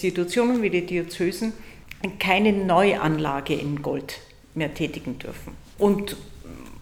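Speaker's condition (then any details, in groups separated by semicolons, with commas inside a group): No condition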